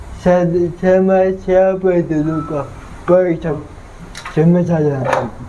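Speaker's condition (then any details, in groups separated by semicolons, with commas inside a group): Cerebral palsy; physical disability, birth complications; present since birth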